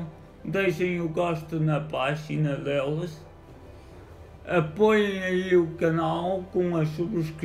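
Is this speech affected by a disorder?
Yes: cerebral palsy.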